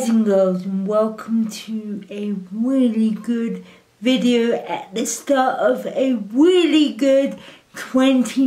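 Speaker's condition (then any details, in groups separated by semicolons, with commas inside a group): Cerebral palsy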